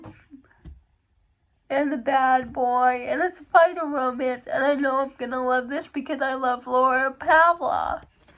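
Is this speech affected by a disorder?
Yes: cerebral palsy; uses wheelchair.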